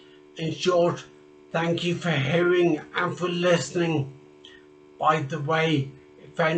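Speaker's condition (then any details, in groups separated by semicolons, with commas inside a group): Traumatic brain injury; speech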